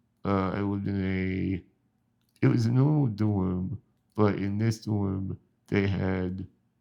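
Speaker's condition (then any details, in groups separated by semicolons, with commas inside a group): Spinal muscular atrophy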